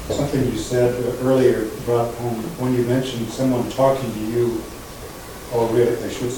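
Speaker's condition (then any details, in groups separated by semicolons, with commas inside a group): No condition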